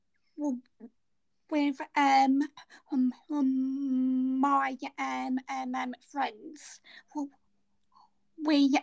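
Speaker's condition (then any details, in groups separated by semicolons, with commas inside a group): Stammer; onset around age four, referred for speech and language therapy just before fourth birthday, had TA Joe at school, more severe later in school; very severe stammer, most severe guest so far on podcast; severe stammering audible, keeps talking to get points across, going out for food with friends challenging; repeated sounds, prolonged sounds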